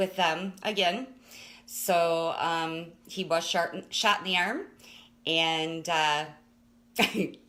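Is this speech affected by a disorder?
No.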